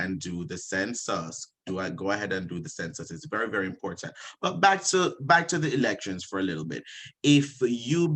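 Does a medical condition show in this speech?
No.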